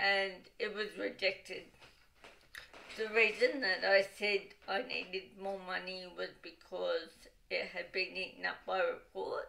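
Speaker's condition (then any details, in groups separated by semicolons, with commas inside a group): Cerebral palsy; wheelchair user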